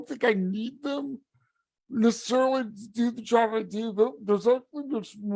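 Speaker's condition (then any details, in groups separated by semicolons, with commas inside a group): Cerebral palsy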